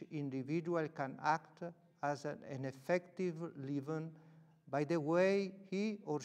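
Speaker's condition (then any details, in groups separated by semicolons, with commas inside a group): No condition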